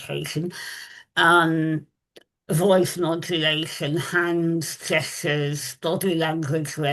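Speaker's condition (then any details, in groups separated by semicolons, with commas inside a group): Moebius syndrome facial paralysis, congenital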